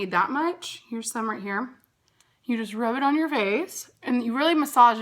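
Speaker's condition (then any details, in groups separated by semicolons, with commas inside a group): No condition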